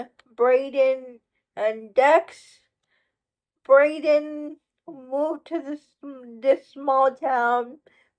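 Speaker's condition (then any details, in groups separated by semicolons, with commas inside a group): Cerebral palsy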